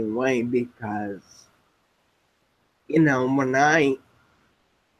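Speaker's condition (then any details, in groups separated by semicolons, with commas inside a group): Spinocerebellar ataxia type 7, SCA7; speech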